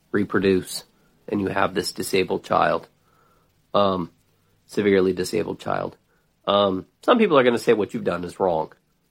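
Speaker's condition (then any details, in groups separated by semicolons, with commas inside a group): No condition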